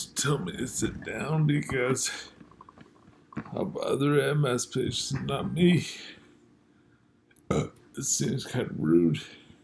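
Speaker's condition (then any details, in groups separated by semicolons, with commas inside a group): Multiple sclerosis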